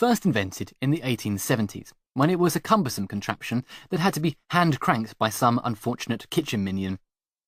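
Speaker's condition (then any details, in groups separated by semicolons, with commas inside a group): No condition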